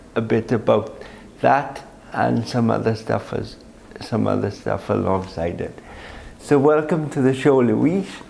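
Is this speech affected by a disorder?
Yes: cerebral palsy.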